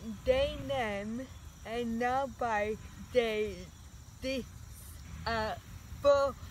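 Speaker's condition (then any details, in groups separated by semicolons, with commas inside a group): Speech apraxia; trouble saying words, cannot produce sounds properly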